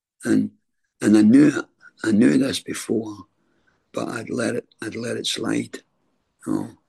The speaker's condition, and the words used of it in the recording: Throat cancer. I've not, don't think I've got a beautiful Barry White voice like this.